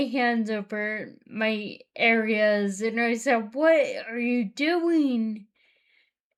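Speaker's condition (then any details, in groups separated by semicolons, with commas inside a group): Friedreich's ataxia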